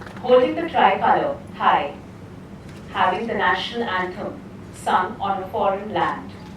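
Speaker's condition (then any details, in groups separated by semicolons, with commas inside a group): No condition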